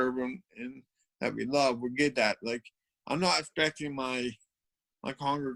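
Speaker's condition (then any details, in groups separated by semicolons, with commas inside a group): Cerebral palsy; from birth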